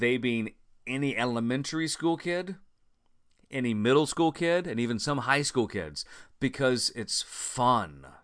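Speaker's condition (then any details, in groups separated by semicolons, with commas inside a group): No condition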